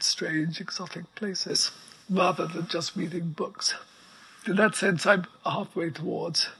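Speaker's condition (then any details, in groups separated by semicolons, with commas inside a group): ALS; immobile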